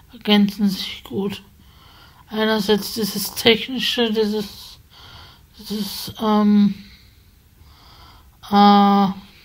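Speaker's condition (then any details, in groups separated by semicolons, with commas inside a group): Spasticity from birth; multiple sclerosis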